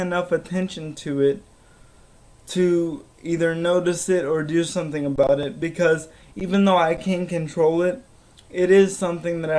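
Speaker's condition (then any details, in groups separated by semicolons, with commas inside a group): Cerebral palsy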